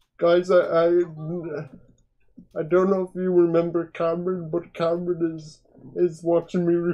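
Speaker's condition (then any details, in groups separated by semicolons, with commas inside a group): Quadriplegic cerebral palsy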